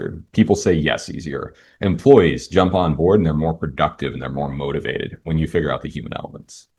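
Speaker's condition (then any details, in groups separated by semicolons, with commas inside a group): No condition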